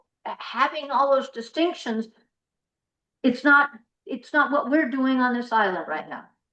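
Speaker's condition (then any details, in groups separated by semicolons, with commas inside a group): No condition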